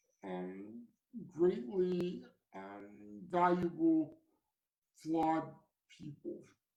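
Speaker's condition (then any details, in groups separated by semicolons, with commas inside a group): Cerebral palsy; from birth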